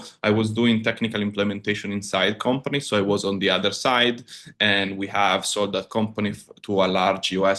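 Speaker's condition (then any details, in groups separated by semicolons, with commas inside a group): No condition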